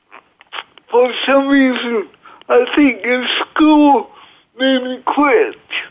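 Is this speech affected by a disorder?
Yes: cerebral palsy.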